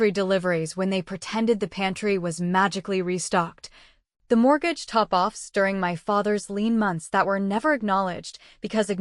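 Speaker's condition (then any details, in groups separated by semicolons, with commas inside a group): No condition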